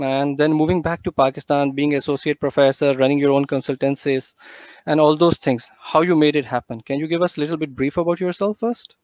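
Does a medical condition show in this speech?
No.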